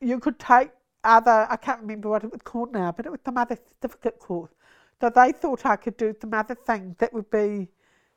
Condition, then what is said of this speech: Deafness. Therefore, I did learn to speak well.